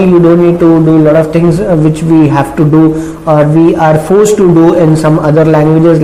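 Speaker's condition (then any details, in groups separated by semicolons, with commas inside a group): No condition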